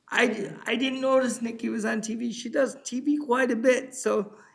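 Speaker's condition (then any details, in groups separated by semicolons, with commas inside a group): Cerebral palsy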